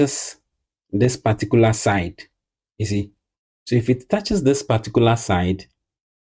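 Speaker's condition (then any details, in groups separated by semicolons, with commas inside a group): No condition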